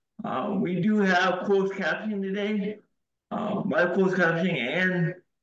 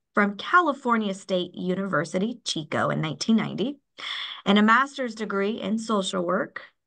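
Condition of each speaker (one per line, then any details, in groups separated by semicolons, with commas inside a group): Cerebral palsy, severe; wheelchair user
No condition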